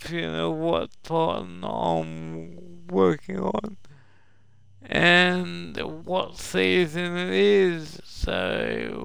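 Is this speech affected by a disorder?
Yes: cerebral palsy.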